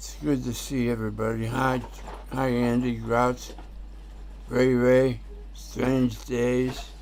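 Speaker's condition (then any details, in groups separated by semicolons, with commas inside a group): Tongue cancer; tongue tumor, radiation and chemotherapy; tumor cleared, on immunotherapy, radiation after-effects, congestion; tongue swollen from radiation, voice too weak to read aloud, congestion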